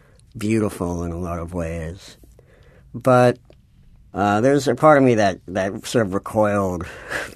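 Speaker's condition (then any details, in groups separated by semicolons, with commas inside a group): Cleft palate; cleft palate possibly audible in voice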